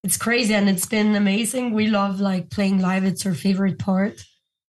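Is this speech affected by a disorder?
No.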